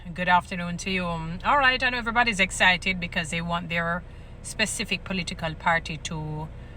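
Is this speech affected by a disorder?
No.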